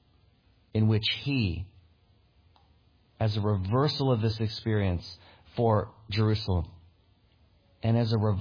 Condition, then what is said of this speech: No condition.